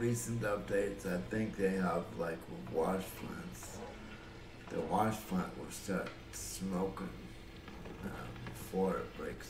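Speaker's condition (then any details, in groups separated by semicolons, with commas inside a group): Cerebral palsy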